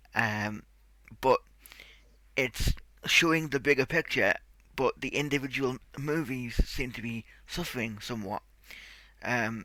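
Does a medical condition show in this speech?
Yes: cerebral palsy; tight muscles.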